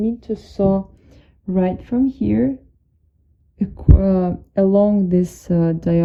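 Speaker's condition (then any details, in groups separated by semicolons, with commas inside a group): No condition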